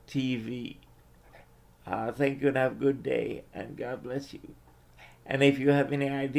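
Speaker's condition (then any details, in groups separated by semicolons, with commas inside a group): Cerebral palsy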